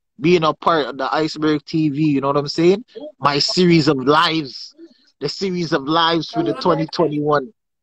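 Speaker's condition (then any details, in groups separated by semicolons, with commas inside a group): No condition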